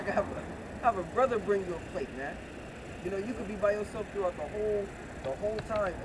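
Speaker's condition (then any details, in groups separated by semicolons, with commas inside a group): No condition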